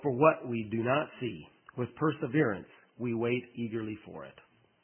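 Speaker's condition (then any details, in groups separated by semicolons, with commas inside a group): No condition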